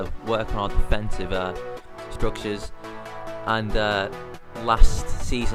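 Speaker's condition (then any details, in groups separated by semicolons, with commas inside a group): No condition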